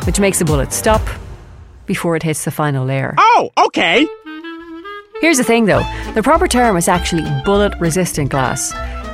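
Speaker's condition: No condition

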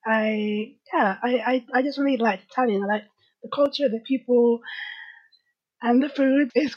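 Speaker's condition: Stammering; stammer since about age five, caused by childhood trauma, daily, not controllable, affects English and Italian; talking quite fluently, some words or syllables still trip up; mostly fluent, bouncing on words or letters, uses io in Italian; repeated words, prolonged sounds

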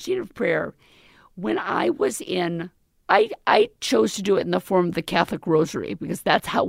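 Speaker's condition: Vocal cord paralysis, left vocal cord; tracheostomy

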